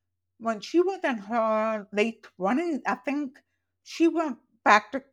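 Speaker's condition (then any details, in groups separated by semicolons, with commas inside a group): Profoundly deaf, congenital; accent from deafness, not British, described as accent from nowhere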